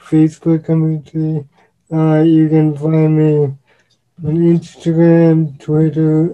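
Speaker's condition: Cerebral palsy; uses wheelchair

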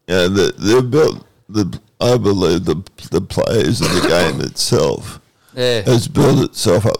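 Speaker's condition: Cerebral palsy

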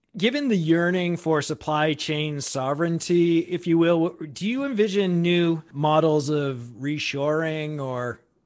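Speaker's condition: No condition

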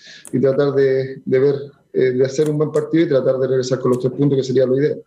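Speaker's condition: No condition

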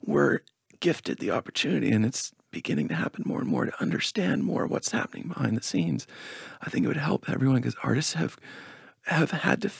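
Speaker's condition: Spasmodic dysphonia; higher pitch more pinched but words get out

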